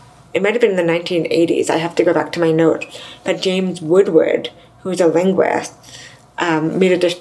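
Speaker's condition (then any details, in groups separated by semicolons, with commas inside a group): Deafness; severe to profound deafness from 3, hearing aids to 34, implant worse ear 34, other 41; bilateral cochlear implants, less lip reading and listening effort, deafer without implants, loud sound startling; grew up speaking, mainstream schooling, learned sign language in 20s, also signs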